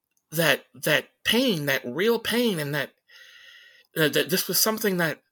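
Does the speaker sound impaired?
Yes: stutter; stutter noticeable during interview; here repeated words, blocks.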